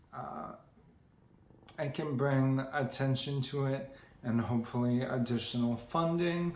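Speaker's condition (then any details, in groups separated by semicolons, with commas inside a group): ALS; onset in legs; about 3.5 years since onset, full-time wheelchair, hands affected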